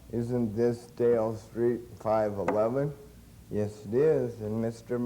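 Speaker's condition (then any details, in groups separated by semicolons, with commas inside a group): Cerebral palsy; since birth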